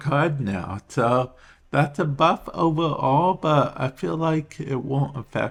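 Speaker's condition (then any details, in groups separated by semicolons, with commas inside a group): Cerebral palsy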